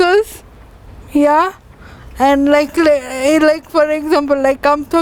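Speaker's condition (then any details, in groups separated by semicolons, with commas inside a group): Cerebral palsy; from birth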